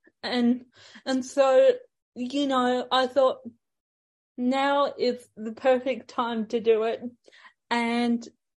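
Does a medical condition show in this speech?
Yes: ataxic cerebral palsy; chair for long distances and main street.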